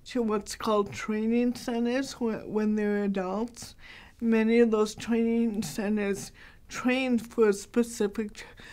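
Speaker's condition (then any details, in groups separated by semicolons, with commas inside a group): Cerebral palsy, mild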